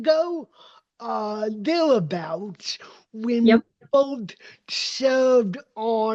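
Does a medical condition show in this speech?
Yes: cerebral palsy; uses walker and wheelchair.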